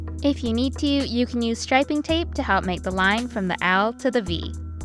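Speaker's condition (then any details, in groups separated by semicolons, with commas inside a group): No condition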